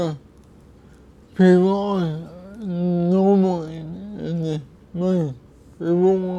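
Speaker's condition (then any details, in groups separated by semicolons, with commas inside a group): Cerebral palsy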